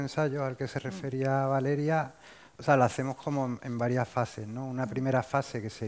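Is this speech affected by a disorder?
No.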